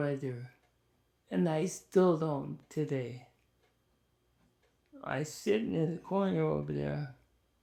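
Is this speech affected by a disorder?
Yes: ALS.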